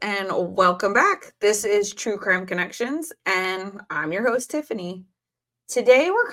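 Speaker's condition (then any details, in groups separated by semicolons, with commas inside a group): No condition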